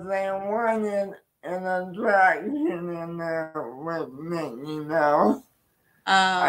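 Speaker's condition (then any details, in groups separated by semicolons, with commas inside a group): Cerebral palsy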